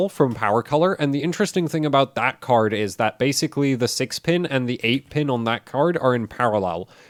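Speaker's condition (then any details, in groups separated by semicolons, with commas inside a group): No condition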